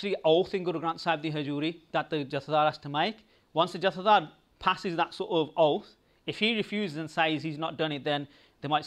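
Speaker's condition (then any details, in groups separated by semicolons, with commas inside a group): No condition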